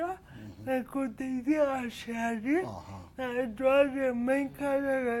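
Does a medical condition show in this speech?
Yes: cerebral palsy.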